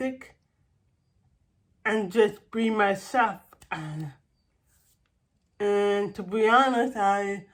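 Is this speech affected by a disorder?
Yes: cerebral palsy.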